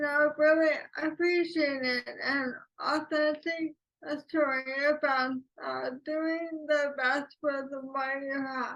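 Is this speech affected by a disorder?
Yes: ALS; about eight years since diagnosis, rides recumbent trike.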